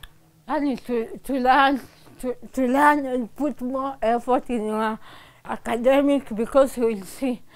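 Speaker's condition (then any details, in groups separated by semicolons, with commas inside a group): Cerebral palsy; from birth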